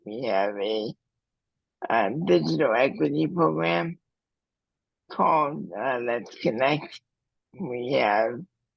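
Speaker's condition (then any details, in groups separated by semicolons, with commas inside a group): Cerebral palsy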